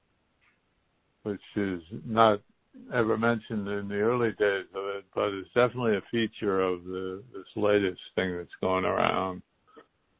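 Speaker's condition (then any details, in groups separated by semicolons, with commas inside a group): Parkinson's; stem cell infusions in Houston, infusions finished, assessment due in September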